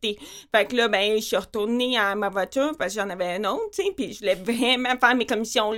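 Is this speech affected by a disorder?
Yes: profound deafness with cochlear implant, congenital; born 100% deaf, cochlear implant by Dr. Ferron at Hôtel-Dieu de Québec, cochlear electrodes, external magnet; audiologist adjusts implant every 2 years, lip-reads to confirm, misses fast group talk, phone calls hard.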